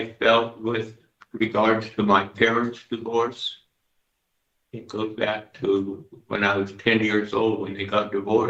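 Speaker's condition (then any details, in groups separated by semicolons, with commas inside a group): Parkinson's disease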